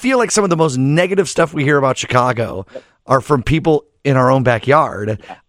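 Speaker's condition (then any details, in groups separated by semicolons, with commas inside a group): No condition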